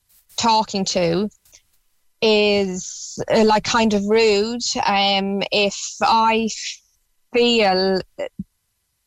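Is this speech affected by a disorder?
Yes: stutter; stutter since about age 3, progressively worse into teenage years, childhood speech therapy did not help; woman in 30s, reports a good speech day today; varies day to day, some days cannot speak a word, worse with new people, rude or rushed listeners; here prolonged sounds.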